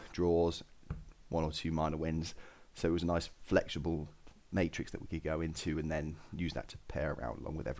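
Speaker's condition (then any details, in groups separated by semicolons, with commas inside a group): No condition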